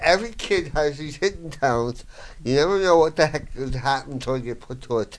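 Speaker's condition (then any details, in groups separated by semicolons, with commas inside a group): Voice box damage, traumatic brain injury; difficulty talking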